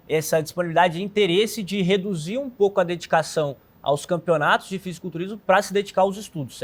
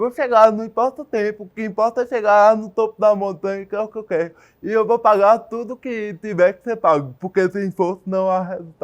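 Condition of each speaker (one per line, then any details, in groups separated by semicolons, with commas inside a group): No condition
Cerebral palsy; from birth, lack of oxygen, non-progressive, motor only, wheelchair user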